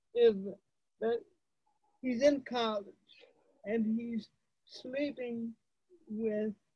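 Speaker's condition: Cerebral palsy; wheelchair user

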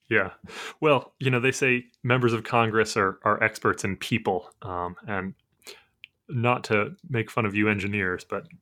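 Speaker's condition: No condition

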